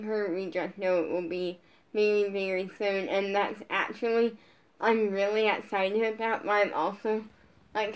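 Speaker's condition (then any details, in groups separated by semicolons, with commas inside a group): Brain injury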